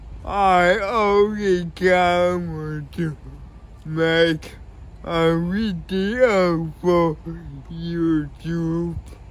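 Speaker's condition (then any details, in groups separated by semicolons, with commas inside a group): Cerebral palsy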